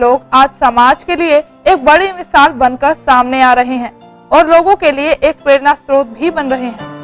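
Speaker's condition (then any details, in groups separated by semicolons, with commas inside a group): No condition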